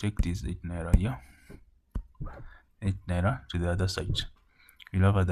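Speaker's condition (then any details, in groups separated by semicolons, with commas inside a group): No condition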